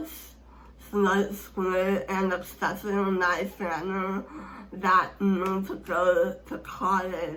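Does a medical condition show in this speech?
Yes: speech impairment; hard to understand.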